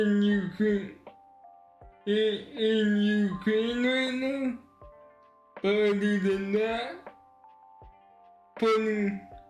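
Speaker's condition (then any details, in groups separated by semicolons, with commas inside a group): Cerebral palsy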